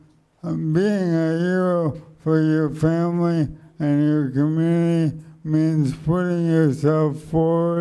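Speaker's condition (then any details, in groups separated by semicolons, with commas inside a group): ALS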